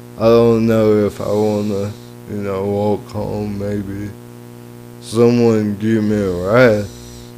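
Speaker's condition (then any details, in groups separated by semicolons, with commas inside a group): Cerebral palsy; lifelong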